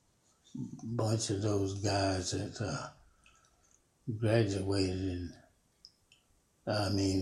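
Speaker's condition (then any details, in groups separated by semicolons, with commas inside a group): Parkinson's; about 5 years since onset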